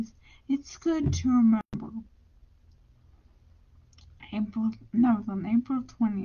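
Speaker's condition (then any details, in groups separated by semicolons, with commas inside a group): Brain injury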